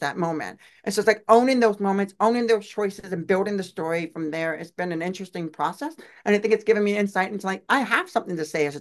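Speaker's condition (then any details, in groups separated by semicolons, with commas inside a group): Deaf; sign language user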